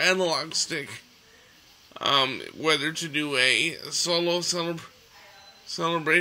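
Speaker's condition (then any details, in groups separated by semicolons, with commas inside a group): Cerebral palsy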